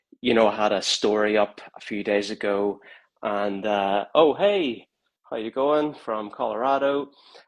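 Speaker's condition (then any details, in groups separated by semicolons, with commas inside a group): No condition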